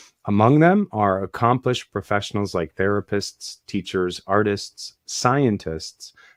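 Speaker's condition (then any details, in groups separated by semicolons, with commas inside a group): No condition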